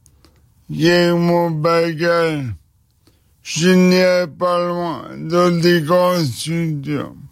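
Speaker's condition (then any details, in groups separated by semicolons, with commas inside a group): ALS (Charcot disease); diagnosed about 2 years ago, first symptoms mistaken for tendinitis, many tests initially normal; recovering from a cold, which makes speaking even harder; voice weak, speaking takes great effort, worsened by current cold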